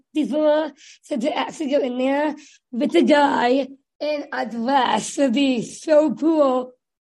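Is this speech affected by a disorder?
Yes: Down syndrome; developmental disability from birth, differences in fine and gross motor skills and living independently; age 23.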